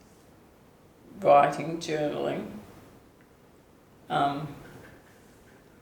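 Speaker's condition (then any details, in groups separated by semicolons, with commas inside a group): ALS/MND; onset foot drop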